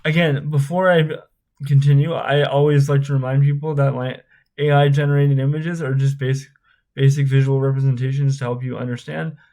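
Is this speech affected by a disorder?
Yes: spastic cerebral palsy.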